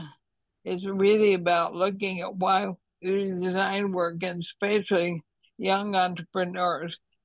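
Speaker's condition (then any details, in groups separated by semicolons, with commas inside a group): ALS; types carefully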